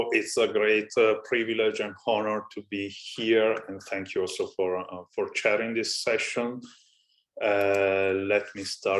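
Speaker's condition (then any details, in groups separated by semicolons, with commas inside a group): No condition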